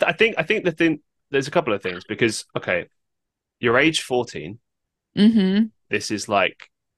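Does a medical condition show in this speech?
No.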